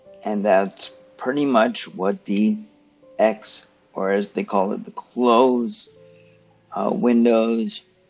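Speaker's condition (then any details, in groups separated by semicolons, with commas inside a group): Cerebral palsy; stiff muscles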